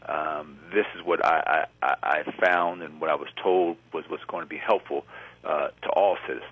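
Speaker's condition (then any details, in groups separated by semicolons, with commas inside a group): Congenital stuttering; present since birth, about 50 years; ongoing at age 50; often lets stutter happen freely rather than hiding it; repeated words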